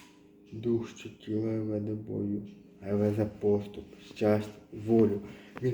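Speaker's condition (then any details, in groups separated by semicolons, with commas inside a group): Cerebral palsy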